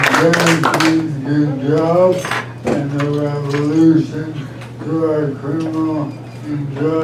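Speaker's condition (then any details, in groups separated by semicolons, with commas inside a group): ALS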